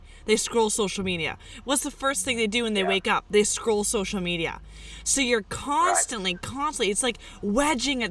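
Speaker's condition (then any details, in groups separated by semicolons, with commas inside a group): No condition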